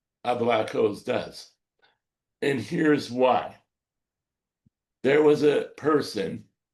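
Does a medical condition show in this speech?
Yes: cerebral palsy.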